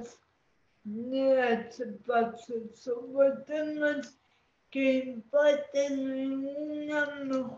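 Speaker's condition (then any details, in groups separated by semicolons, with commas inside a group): Cerebral palsy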